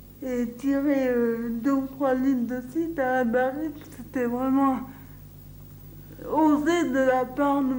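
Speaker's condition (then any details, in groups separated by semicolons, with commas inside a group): Cerebral palsy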